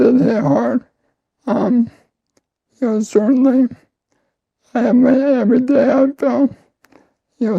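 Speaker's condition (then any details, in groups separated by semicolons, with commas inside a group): ALS; voice and lungs affected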